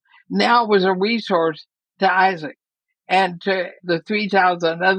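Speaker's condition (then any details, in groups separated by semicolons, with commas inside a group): ALS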